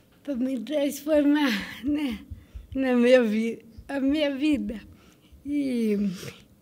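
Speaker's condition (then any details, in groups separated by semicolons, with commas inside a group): Cerebral palsy; from birth, medical negligence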